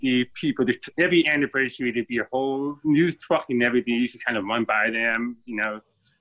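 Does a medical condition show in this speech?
Yes: deafness, born deaf.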